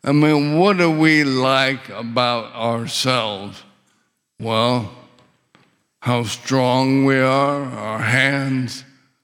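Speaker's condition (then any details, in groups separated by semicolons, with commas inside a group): ALS; couldn't breathe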